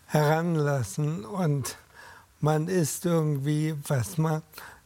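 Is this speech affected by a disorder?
Yes: ALS; diagnosed at 47 after two months, first suspected carpal tunnel, disc or stroke; almost 10 years since diagnosis, companion Cassandra Menten, alternative therapies tried, cannot go out alone.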